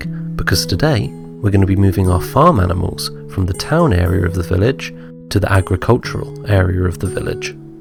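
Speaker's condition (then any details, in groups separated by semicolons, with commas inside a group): No condition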